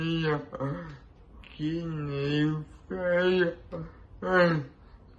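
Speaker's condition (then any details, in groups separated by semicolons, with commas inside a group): Cerebral palsy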